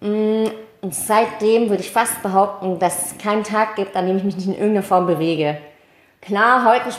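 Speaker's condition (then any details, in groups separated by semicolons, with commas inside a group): Cleft palate, mild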